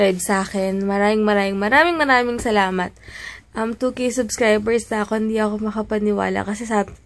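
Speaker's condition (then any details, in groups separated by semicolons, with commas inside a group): No condition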